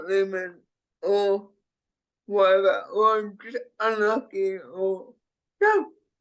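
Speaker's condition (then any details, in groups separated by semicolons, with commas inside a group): Cerebral palsy; speech impediment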